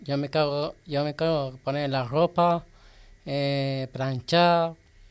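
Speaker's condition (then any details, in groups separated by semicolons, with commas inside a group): Down syndrome; genetic condition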